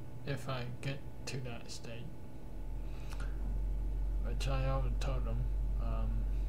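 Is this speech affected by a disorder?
Yes: cerebral palsy.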